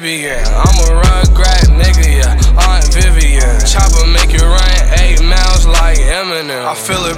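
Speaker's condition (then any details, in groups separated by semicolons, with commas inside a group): No condition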